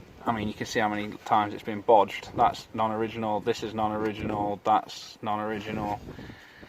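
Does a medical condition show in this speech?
No.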